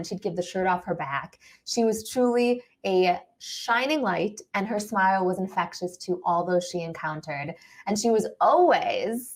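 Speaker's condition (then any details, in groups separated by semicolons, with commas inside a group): No condition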